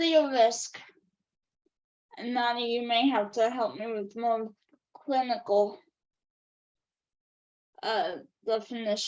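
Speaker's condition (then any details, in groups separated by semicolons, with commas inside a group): Cerebral palsy; affects all four limbs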